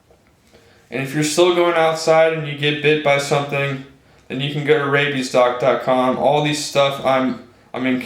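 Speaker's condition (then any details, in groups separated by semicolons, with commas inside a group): No condition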